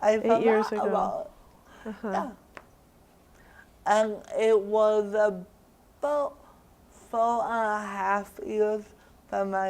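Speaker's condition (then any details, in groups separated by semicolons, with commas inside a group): Cerebral palsy; diagnosed around age one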